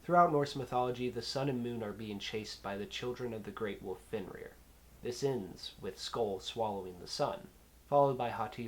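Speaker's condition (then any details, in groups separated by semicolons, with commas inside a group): No condition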